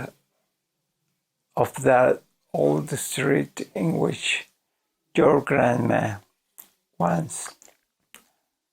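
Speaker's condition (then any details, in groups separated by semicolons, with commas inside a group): ALS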